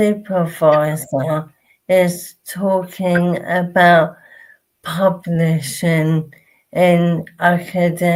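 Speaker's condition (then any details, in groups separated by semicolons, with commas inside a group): Motor neurone disease; bulbar onset, mouth, speech and swallowing, feeding tube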